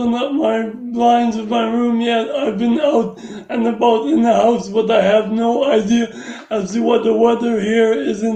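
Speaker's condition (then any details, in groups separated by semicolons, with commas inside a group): Traumatic brain injury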